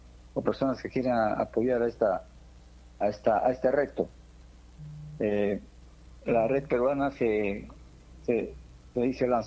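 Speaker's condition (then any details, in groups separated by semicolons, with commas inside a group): Parkinson's disease; 11 years since onset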